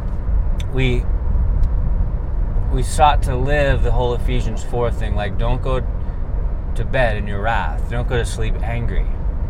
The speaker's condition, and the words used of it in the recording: No condition.